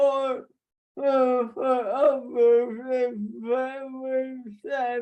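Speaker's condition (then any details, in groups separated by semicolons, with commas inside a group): Traumatic brain injury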